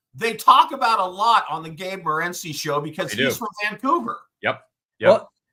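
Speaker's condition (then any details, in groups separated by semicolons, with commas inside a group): No condition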